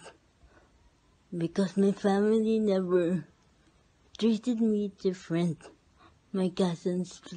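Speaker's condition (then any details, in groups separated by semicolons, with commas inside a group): Cerebral palsy; speech noticeably affected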